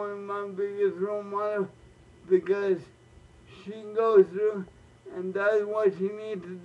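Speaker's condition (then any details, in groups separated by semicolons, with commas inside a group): Cerebral palsy, spastic, mild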